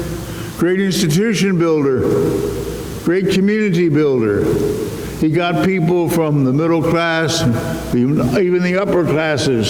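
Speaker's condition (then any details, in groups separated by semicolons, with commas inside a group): No condition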